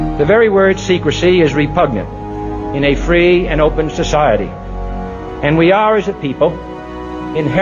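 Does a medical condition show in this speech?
No.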